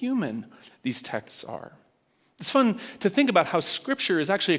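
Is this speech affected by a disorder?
No.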